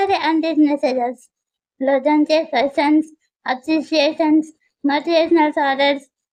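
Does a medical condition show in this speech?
Yes: muscular dystrophy; wheelchair user.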